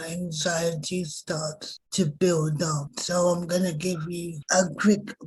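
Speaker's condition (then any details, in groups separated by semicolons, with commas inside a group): Cerebral palsy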